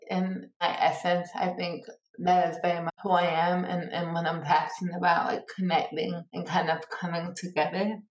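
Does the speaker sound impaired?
Yes: cerebral palsy; from birth, born two months premature, 2 pounds 12 ounces, significant motor skill delays, physical and occupational therapy as child; about 30 years old, cerebral palsy not outwardly evident to others; speech impediment, people sometimes ask about it.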